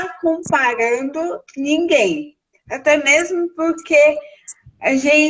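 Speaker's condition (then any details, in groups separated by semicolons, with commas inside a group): Cerebral palsy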